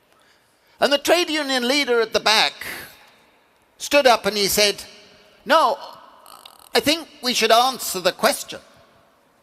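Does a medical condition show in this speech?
No.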